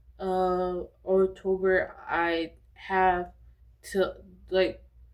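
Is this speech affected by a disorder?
Yes: cerebral palsy; brain damage, epilepsy, seizures since age one.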